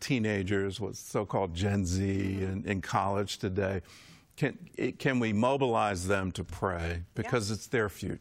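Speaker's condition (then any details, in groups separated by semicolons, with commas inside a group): No condition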